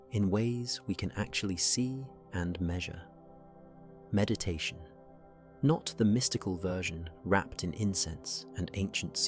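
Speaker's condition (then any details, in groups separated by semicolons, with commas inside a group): No condition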